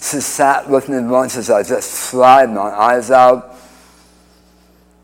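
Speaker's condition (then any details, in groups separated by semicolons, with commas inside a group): Speech impediment after cancer surgery; speech impediment from reconstructed tongue tied to mouth floor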